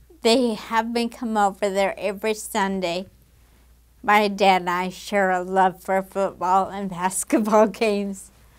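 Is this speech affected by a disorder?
Yes: damaged diaphragm.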